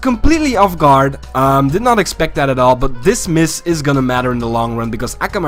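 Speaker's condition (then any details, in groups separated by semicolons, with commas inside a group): No condition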